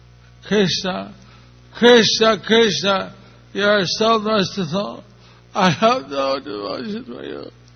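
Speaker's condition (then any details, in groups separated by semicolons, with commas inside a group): Stroke; understood only a little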